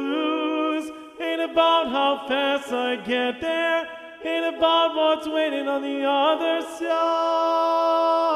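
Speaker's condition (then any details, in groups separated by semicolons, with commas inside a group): No condition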